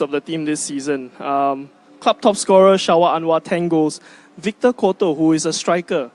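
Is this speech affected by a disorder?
No.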